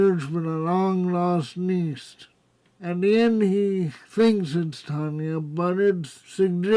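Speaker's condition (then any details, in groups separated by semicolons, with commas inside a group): Cerebral palsy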